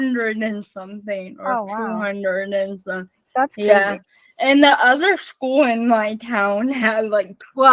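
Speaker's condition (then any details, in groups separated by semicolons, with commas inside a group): Spastic cerebral palsy, mixed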